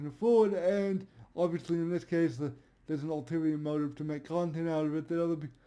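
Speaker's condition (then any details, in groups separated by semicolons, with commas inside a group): Cerebral palsy; voice tone sometimes odd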